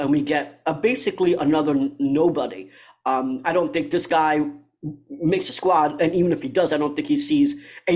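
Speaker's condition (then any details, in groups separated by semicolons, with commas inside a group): No condition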